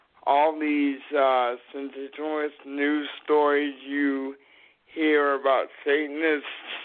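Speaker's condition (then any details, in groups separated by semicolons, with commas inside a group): Cerebral palsy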